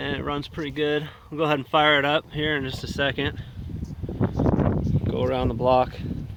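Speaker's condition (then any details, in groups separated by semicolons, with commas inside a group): No condition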